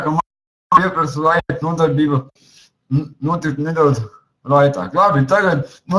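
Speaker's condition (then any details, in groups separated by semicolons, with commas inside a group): Cerebral palsy; since birth; speech not very clear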